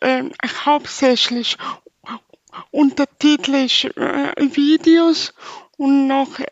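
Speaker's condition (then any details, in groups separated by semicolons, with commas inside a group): Spastic paralysis from birth; affects all four limbs, walking impairment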